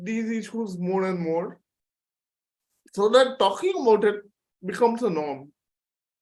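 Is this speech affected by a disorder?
Yes: cerebral palsy.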